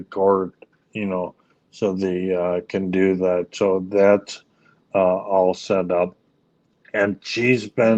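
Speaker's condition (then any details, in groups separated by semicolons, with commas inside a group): ALS; speech issues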